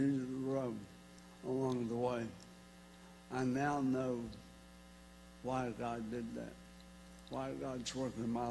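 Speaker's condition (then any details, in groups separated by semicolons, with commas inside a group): ALS; vocal cord difficulty for one to two years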